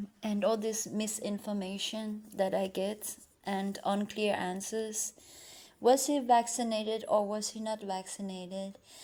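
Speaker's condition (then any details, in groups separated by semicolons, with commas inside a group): No condition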